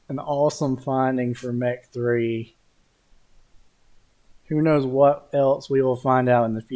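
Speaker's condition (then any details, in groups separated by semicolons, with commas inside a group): No condition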